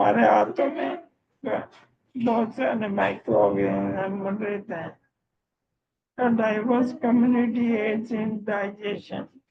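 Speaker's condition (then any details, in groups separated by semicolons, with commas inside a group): Motor neurone disease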